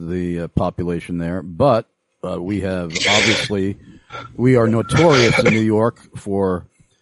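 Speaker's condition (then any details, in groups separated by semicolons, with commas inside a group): No condition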